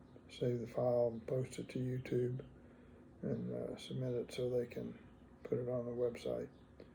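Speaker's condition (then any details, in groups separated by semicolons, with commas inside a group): Parkinson's disease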